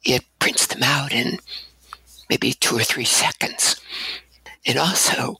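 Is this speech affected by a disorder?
Yes: abductor spasmodic dysphonia; breathy voice, staccato speaking style, shaky tremor when syllables lengthened, voice worse during university years.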